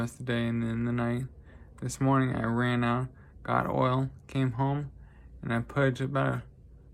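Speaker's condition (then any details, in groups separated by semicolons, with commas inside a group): Traumatic brain injury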